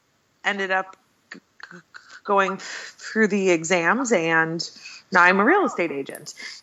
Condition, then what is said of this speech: Stuttering. So if I openly stutter at an open house and, you know, when